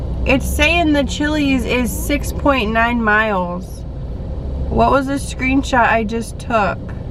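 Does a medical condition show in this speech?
No.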